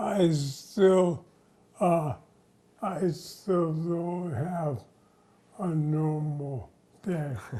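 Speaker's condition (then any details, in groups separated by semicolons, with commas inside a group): ALS; onset in hands; speech noticeably affected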